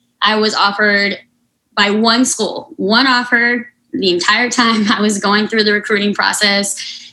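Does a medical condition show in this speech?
Yes: unilateral cleft lip and palate, severe; speech therapy after stroke at 18, relearned spelling and putting words together.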